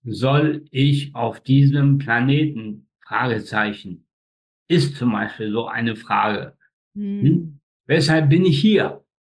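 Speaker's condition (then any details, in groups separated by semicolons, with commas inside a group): Spastic tetraparesis; birth injury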